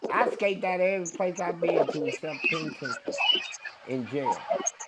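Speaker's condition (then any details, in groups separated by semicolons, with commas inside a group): No condition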